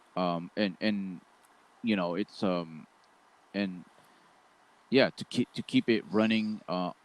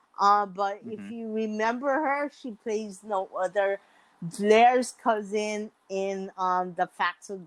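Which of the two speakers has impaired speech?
The second: mild cerebral palsy; mild, born prematurely, helmet and braces in childhood; can talk, big words hard to pronounce, childhood speech therapy.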